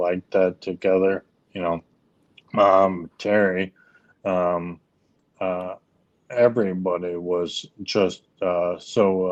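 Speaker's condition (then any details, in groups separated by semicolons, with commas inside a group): ALS; leg onset, later arm weakness; speech issues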